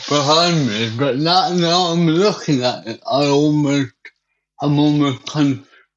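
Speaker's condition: Cerebral palsy; cannot drink from a glass, uses a straw

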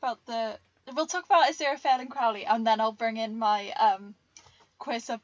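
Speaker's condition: No condition

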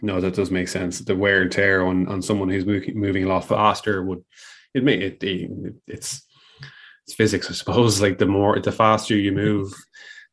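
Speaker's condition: No condition

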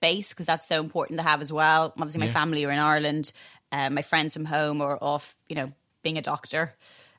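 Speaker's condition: No condition

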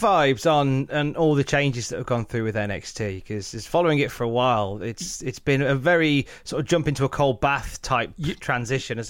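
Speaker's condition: No condition

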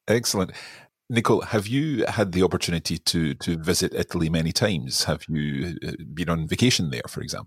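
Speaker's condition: No condition

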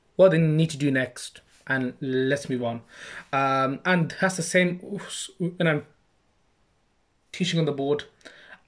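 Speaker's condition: Stammer; stammer since childhood, spoke little when young to hide it; age 26, ongoing stammer; struggles to say own name, slow to get out, less stammering with put-on Birmingham accent or exaggerated speech; prolonged sounds, blocks

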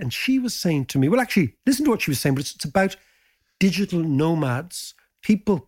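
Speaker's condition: No condition

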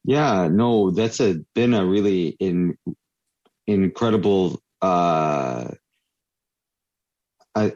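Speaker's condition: Stuttering; stuttering since childhood; repeated sounds, blocks

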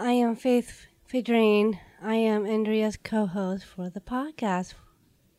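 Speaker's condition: Down syndrome; known since infancy

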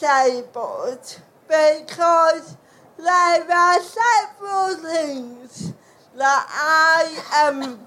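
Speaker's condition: Cerebral palsy; since childhood, occasional dribble on chin, mouth held a certain way, fell on stage at Royal Albert Hall; voice described by speaker as cute

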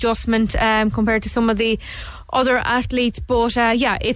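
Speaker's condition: No condition

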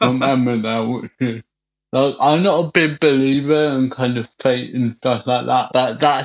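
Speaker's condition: Cerebral palsy; wheelchair

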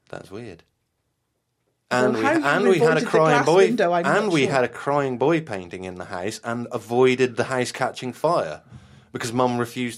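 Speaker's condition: No condition

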